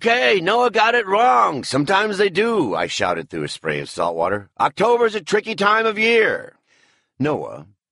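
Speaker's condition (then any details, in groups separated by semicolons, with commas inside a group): No condition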